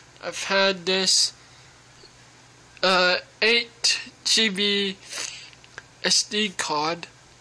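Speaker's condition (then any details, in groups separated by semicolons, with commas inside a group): Cerebral palsy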